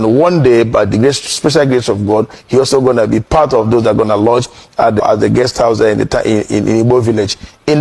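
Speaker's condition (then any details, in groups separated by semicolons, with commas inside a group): No condition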